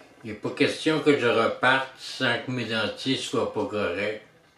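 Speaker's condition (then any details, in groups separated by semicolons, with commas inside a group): Traumatic brain injury; surgery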